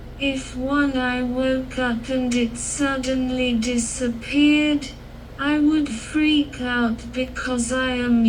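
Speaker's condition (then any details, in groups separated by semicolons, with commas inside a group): Cerebral palsy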